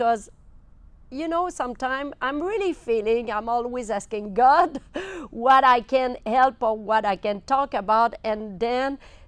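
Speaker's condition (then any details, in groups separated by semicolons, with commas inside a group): No condition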